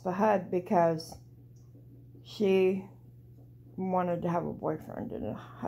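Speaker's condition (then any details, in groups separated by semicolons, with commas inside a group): Cerebral palsy; walks flat-footed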